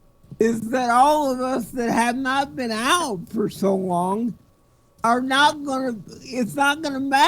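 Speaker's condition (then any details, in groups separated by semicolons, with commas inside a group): Cerebral palsy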